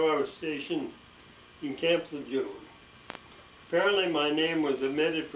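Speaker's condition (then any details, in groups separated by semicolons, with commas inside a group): ALS; expects swallowing and breathing trouble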